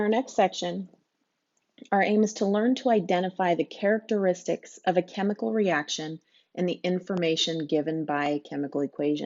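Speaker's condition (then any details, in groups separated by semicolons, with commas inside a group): No condition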